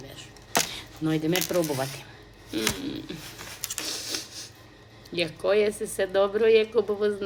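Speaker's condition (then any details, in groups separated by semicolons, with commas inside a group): No condition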